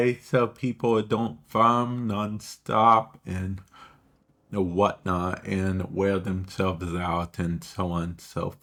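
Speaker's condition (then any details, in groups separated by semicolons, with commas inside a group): Cerebral palsy; affects speech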